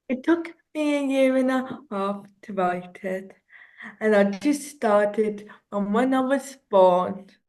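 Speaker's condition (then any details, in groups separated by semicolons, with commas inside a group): Cerebral palsy; some speech delay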